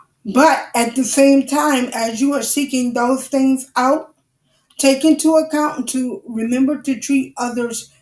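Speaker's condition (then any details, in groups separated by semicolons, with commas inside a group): Cerebral palsy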